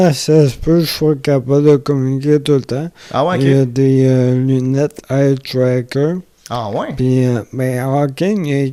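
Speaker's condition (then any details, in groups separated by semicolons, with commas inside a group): Amyotrophic lateral sclerosis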